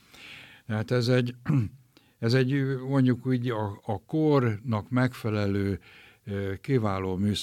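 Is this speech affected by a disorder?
No.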